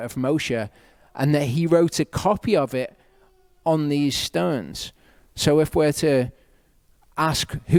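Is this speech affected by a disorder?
No.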